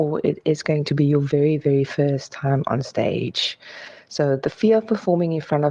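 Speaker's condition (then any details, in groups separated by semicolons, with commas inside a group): No condition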